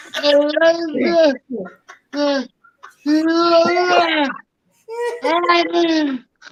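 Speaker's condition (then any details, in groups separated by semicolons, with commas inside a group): Cerebral palsy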